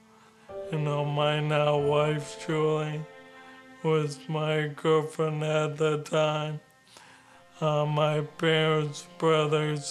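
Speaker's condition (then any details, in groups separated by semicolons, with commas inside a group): ALS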